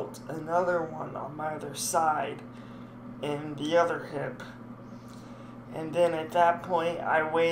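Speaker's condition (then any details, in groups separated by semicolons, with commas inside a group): Cerebral palsy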